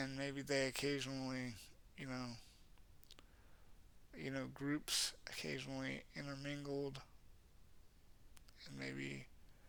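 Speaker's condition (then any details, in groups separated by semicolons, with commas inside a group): Cerebral palsy; has had speech therapy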